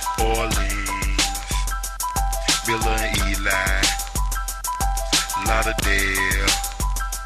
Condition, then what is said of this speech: No condition.